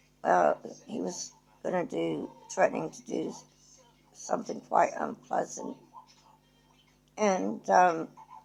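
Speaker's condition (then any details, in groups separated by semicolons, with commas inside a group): Cerebral palsy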